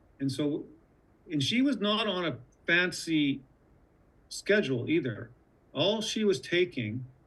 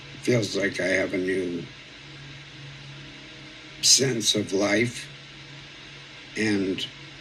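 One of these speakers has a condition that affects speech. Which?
The second: ALS; symptoms about 2.5 years, not walking, progression paused, physical therapy; voice previously lost, now slightly scratchy, past breathing trouble.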